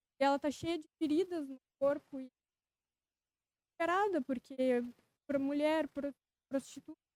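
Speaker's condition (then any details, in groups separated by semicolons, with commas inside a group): No condition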